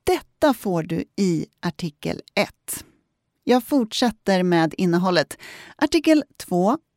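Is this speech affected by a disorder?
No.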